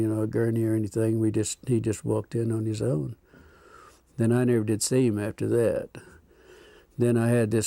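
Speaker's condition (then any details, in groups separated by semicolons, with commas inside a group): No condition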